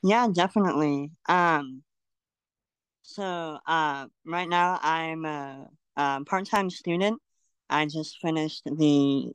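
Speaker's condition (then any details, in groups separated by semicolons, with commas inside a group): Cleft lip and palate; congenital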